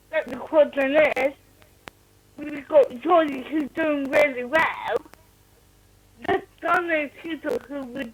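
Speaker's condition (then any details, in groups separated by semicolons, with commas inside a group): Cerebral palsy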